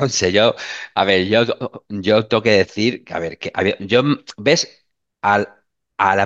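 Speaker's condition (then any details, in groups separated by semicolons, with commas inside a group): Stuttering; since childhood; sometimes stutters more than usual in class, pauses, laughs it off; repeated sounds, repeated words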